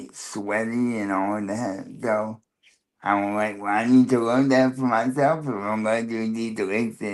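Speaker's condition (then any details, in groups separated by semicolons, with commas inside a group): Cerebral palsy, spastic quadriplegia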